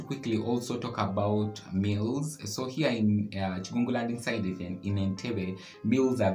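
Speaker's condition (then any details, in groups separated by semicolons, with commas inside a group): No condition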